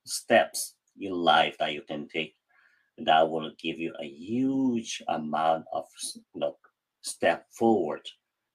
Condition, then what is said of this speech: Cleft palate. Every single word I speak right now, I said it a million times before I speak it.